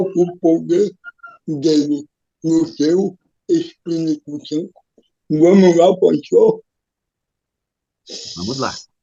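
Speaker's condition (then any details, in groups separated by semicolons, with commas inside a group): Cerebral palsy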